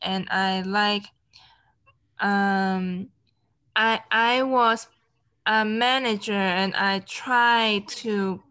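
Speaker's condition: Aphasia after traumatic brain injury; traumatic brain injury from being hit by car about two years ago; speech improving, talking again, native Cantonese and Mandarin, English second language since age 17; silenced five months in hospital, then yes, then single letters, words, now talking

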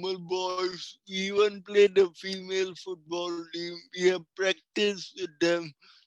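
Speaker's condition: Cerebral palsy; from birth, breech birth complications, affects walking, speech and coordination, not mentally affected, no cure

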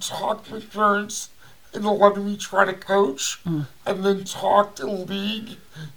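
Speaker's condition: Cerebral palsy; voice audibly affected

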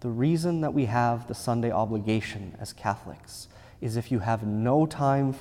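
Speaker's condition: No condition

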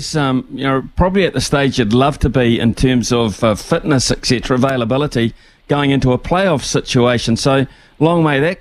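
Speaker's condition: No condition

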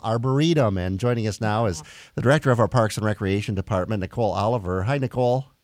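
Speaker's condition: No condition

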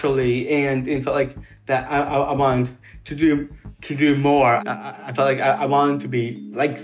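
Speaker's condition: Down syndrome; genetic, third copy of chromosome 21; takes longer to do and learn things, slower pace, slower mentality

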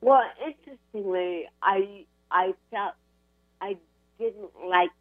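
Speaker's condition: Cerebral palsy; titanium neck limits looking up

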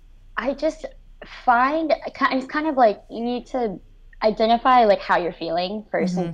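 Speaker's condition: Cleft lip and palate; severe congenital cleft lip and palate

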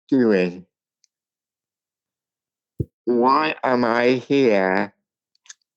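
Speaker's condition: Cerebral palsy; speech impairment

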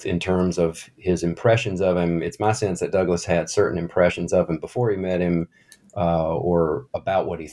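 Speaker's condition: No condition

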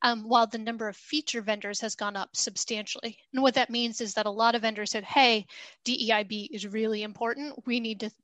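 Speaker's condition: No condition

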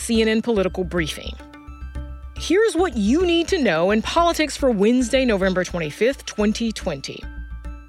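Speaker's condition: No condition

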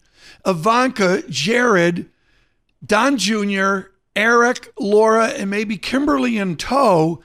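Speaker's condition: No condition

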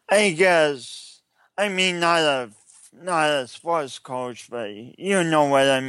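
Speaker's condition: Cerebral palsy; speech impediment, distinctive one-of-a-kind accent-like speech, audible throughout recording

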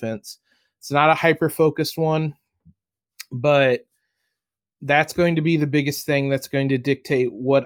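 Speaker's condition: No condition

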